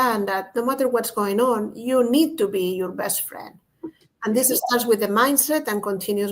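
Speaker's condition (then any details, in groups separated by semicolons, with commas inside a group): No condition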